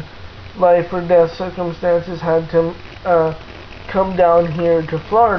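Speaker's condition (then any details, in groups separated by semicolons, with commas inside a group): Cerebral palsy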